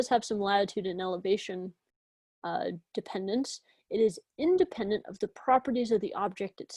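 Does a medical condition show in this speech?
No.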